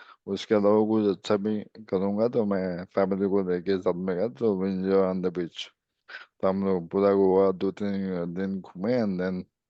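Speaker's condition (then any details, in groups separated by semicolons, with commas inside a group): ALS; speech improved a little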